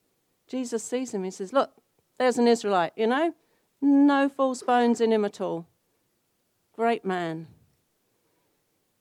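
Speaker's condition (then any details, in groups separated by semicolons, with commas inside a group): No condition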